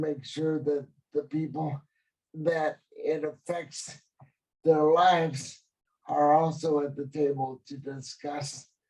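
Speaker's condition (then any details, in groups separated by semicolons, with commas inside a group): Cerebral palsy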